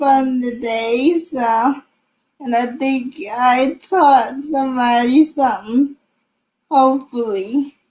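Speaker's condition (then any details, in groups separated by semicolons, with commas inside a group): Cerebral palsy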